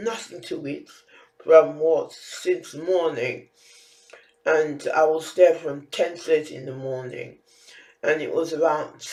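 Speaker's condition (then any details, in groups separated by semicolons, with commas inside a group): Facial palsy; can barely hear own speech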